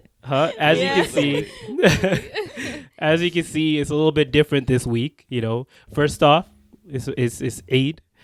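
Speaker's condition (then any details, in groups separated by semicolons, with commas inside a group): No condition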